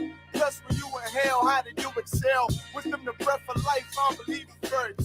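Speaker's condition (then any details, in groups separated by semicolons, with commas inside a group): No condition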